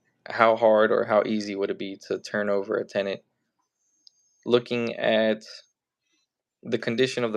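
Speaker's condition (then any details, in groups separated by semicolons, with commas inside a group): No condition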